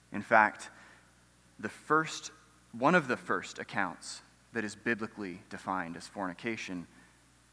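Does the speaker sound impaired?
No.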